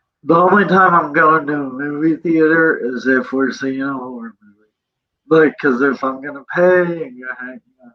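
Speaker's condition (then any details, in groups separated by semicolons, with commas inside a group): Cerebral palsy; present from birth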